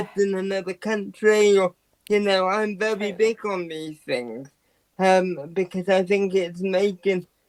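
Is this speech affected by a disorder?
Yes: quadriplegic cerebral palsy.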